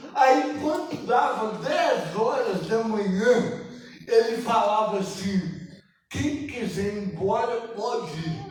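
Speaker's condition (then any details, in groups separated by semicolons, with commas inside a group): Cerebral palsy; no speech as child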